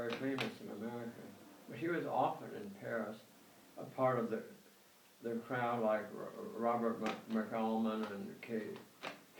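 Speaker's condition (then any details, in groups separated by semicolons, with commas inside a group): Tongue cancer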